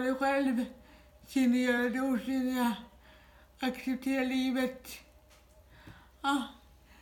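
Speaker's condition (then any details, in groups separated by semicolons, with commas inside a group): Dyskinetic cerebral palsy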